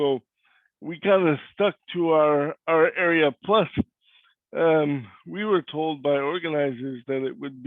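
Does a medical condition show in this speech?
Yes: cerebral palsy; voice is different.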